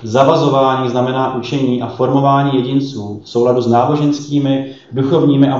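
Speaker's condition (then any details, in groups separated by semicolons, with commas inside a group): No condition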